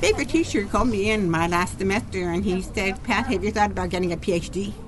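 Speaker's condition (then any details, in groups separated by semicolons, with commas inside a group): Deafness, profound, genetic, severe; groups still hard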